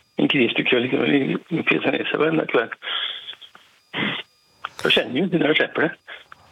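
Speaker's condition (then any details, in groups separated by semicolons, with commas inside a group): Parkinson's disease; throat operation, icu about 2 months ago, oxygen mask half a day, nearly died; takes 40-50 tablets daily, hallucinations possibly from medication, may reduce tablets; sometimes difficulty speaking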